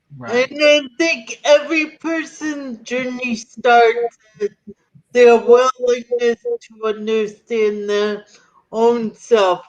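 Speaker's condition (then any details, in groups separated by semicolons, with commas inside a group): Cerebral palsy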